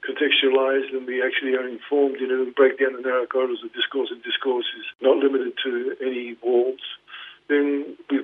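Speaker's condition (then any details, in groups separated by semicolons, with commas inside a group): Parkinson's; diagnosed 2019, led to retirement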